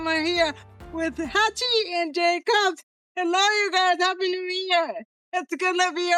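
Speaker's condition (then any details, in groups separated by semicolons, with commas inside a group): Cerebral palsy; present from birth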